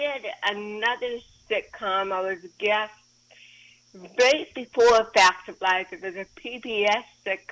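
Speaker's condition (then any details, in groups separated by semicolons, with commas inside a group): Cerebral palsy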